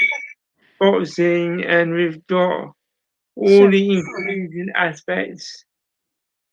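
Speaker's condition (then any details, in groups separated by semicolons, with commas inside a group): Cerebral palsy; speech impairment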